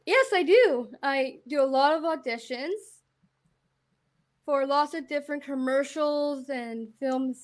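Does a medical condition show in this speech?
Yes: Down syndrome; visible disability; high functioning per host.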